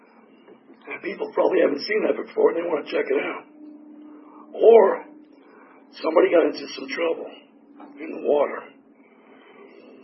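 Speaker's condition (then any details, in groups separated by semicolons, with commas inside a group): Tracheotomy; tracheotomy for 4 years, 8 surgeries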